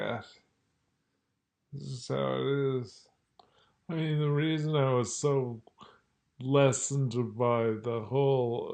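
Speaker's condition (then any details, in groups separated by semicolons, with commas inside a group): Multiple sclerosis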